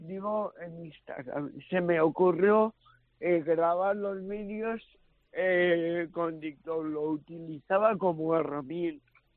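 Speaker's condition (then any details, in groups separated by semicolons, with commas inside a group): Cerebral palsy; diagnosed years later after mri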